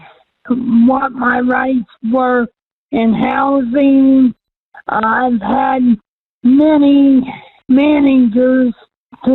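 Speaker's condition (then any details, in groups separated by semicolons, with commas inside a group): Cerebral palsy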